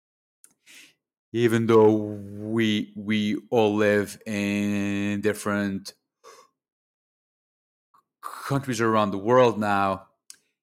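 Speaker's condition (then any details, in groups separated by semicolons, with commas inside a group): Stuttering; childhood stutter, neurological, speech therapists in Lebanon until teens, psychologist at 16-17, UK breathing technique; still stutters, milder than before, controlled with learned breathing technique; only affects speaking, long avoided speaking, severe social anxiety; repeated words, prolonged sounds, blocks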